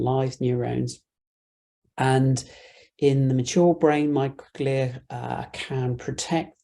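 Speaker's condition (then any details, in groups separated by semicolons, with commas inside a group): No condition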